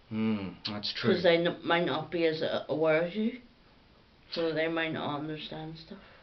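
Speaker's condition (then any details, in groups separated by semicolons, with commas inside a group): Ataxic cerebral palsy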